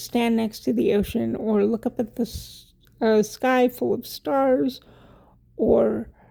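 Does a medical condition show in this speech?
Yes: cerebral palsy; wheelchair user.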